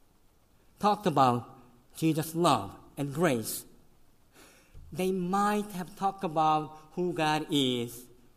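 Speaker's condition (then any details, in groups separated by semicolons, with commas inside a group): Cleft lip and palate; congenital, severe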